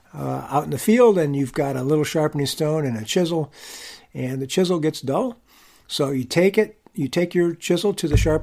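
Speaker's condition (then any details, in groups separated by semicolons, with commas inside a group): No condition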